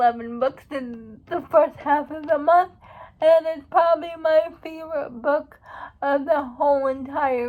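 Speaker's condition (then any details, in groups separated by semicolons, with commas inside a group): Cerebral palsy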